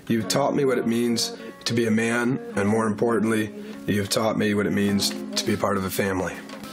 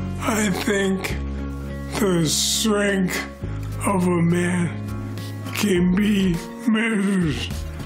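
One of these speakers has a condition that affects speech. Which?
The second: ALS; onset in hands; symptoms initially not very visible; words can't come out fast.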